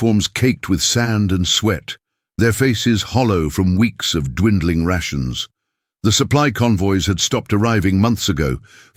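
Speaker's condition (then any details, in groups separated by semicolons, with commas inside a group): No condition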